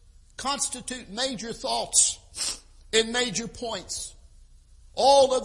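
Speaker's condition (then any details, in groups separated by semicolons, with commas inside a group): No condition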